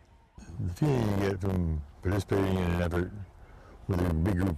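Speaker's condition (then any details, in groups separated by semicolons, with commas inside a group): Parkinson's disease; diagnosed 20 years ago about age 58, strict diet, routine exercise, out of wheelchair, uses push cart; no distance running, back trouble, son Robert pushes chair through 7-mile Bay to Breakers course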